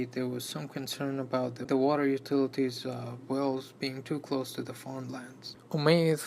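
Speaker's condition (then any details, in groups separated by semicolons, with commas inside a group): No condition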